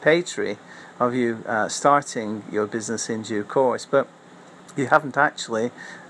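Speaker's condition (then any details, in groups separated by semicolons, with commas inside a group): No condition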